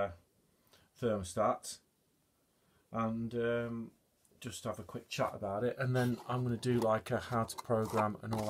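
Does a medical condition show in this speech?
No.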